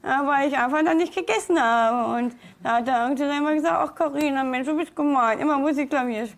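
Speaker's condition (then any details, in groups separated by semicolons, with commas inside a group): Down syndrome; food refusal in childhood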